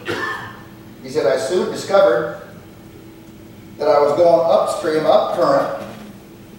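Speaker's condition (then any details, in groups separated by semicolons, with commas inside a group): No condition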